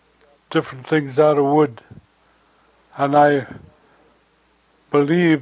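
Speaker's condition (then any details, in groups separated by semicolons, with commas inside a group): Stroke; fell and broke hip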